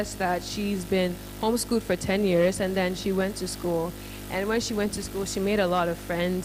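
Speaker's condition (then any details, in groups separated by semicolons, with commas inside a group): No condition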